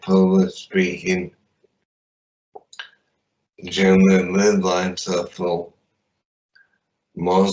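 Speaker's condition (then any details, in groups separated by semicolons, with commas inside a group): Traumatic brain injury; accident, limb injuries; walks independently, fatigue, therapy ended; initially mute, peg fed, unclear, worse with noise, fatigue, head back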